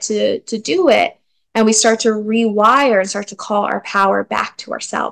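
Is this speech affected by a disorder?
No.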